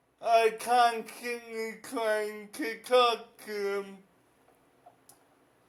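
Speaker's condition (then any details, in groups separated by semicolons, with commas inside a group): Cerebral palsy; affects whole body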